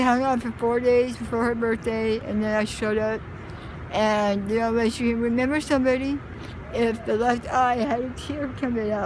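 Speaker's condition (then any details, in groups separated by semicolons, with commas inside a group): Muscular dystrophy; since birth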